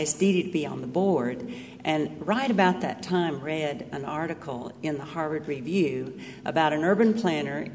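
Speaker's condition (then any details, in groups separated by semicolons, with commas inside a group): No condition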